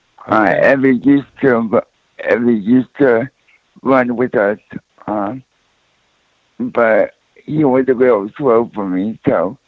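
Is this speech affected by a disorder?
Yes: cerebral palsy.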